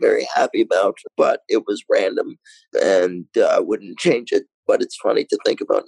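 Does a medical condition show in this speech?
Yes: cerebral palsy, mild.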